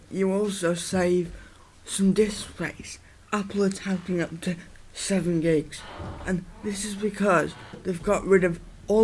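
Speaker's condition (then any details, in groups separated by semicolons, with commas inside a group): Cerebral palsy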